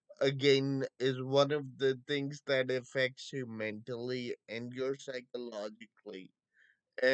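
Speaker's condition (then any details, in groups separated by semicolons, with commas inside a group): Friedreich's ataxia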